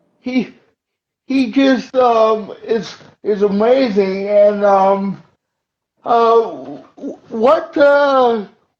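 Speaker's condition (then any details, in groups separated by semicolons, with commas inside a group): Cerebral palsy; uses wheelchair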